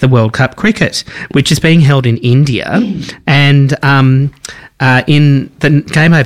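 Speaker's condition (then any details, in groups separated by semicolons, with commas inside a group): No condition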